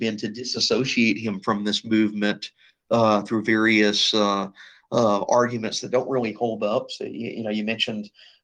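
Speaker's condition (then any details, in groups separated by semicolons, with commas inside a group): No condition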